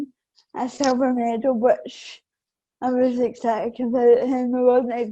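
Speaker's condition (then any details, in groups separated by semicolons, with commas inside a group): Cerebral palsy; affects balance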